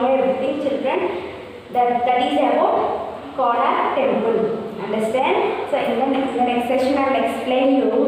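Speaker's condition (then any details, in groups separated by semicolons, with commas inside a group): No condition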